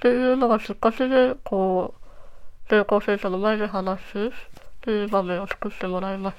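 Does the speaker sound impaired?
Yes: Treacher Collins syndrome, cleft palate; congenital, underdeveloped cheekbones, jaw and facial bones, incompletely formed ears; may be hard to understand due to cleft palate.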